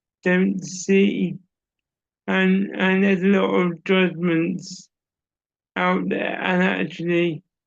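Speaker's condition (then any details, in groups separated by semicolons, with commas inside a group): Cerebral palsy; audible speech impairment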